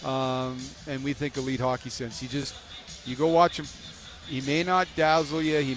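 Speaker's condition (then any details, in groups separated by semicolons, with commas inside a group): No condition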